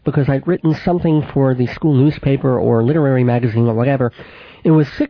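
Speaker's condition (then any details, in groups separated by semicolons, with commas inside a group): Cleft palate with lisp, cleft lip and palate, mild; about 39 years since infant operations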